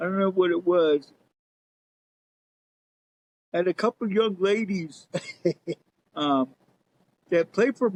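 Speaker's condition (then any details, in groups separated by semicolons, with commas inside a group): Cerebral palsy; cerebral palsy, lifelong wheelchair use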